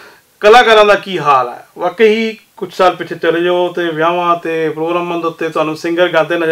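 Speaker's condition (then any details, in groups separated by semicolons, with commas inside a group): No condition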